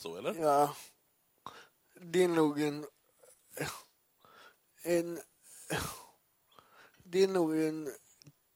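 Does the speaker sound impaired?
Yes: cerebral palsy; great difficulty saying some words such as stockholm, much improved through practice.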